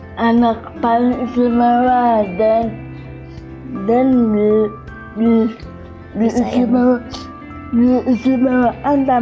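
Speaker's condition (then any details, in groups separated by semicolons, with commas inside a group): Cerebral palsy; from birth, premature birth; nearly mute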